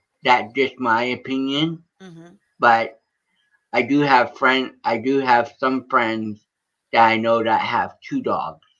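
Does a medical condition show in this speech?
Yes: cerebral palsy.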